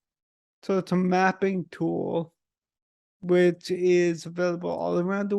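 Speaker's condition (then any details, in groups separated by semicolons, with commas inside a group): Multiple sclerosis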